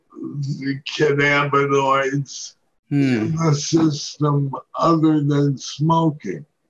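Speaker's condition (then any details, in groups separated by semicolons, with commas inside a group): Parkinson's disease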